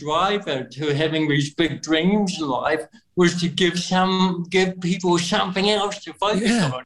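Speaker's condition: Cerebral palsy; better when relaxed

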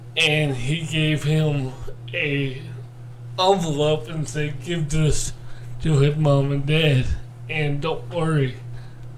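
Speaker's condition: Cerebral palsy; born not breathing

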